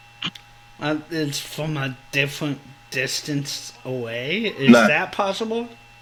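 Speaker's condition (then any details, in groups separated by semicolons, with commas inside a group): Cerebral palsy; speech affected, not an accent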